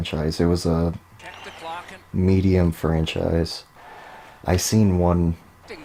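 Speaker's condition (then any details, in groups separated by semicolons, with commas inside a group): No condition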